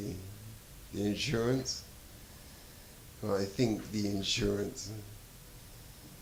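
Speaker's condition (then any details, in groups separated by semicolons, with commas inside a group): Traumatic brain injury; hit by car, months-long coma, memory loss; could not speak on waking from coma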